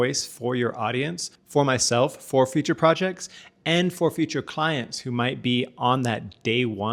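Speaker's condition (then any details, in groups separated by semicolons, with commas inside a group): No condition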